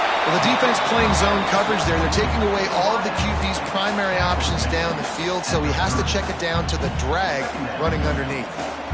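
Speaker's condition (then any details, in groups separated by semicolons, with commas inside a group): No condition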